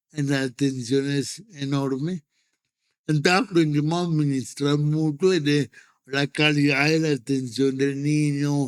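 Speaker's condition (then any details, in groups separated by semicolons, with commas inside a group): Cerebral palsy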